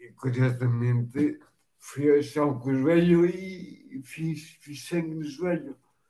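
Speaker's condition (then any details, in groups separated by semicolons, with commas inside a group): Machado-Joseph disease (sca3)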